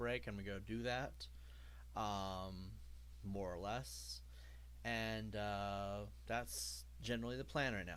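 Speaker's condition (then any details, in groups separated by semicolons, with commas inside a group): No condition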